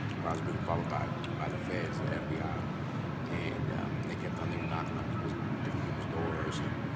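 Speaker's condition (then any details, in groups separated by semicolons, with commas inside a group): No condition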